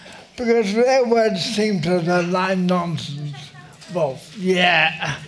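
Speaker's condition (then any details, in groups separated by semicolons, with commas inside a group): Motor neurone disease; uses wheelchair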